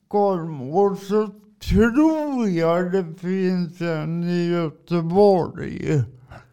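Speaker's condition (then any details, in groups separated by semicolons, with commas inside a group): Cerebral palsy; drives adapted car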